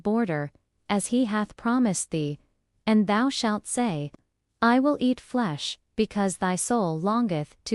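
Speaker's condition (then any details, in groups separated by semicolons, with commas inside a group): No condition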